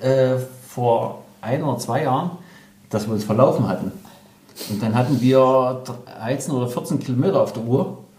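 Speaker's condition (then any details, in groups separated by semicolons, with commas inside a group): No condition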